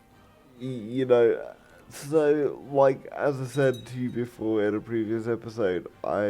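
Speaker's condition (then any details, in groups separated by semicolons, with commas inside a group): Cerebral palsy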